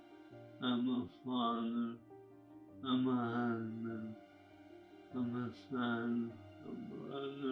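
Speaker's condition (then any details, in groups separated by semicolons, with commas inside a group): ALS; progressive, losing hand use; losing speech, harder to understand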